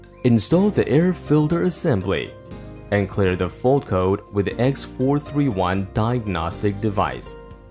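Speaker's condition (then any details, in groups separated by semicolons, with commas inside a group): No condition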